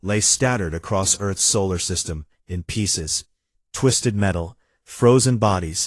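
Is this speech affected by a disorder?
No.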